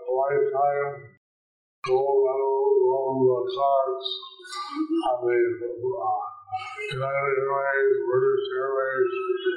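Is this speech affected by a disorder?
Yes: stroke with facial paralysis; half the face paralyzed; about 15 years since stroke; speech hard for some listeners to understand, another person repeats speech for listeners.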